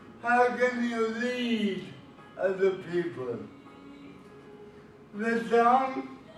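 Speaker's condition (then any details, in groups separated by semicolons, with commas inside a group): Cerebral palsy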